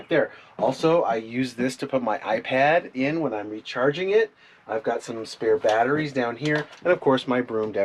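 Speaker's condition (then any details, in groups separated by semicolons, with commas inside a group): No condition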